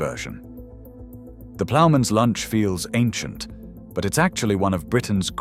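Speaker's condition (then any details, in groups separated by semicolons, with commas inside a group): No condition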